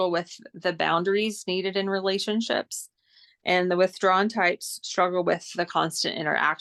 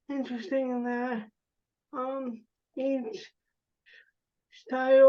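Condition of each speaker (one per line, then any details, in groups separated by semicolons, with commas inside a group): No condition
Cerebral palsy, spastic; with developmental delays, since birth; emotions amplified, louder crying, laughing, anger, hard to understand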